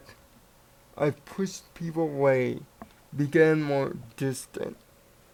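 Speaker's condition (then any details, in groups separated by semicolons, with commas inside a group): Cerebral palsy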